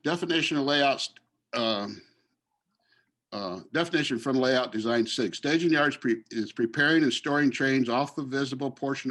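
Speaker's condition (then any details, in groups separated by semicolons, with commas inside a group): No condition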